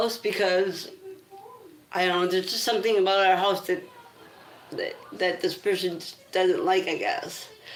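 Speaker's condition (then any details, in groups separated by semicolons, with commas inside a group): Cerebral palsy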